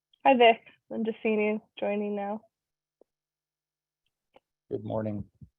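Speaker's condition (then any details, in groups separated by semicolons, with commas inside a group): No condition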